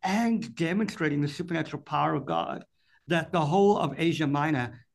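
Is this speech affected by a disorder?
Yes: cleft palate; congenital cleft palate, speech and hearing impaired since birth, difficult childhood development; speech impediment.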